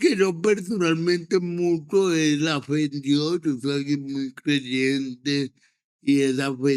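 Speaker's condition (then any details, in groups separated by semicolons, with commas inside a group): Cerebral palsy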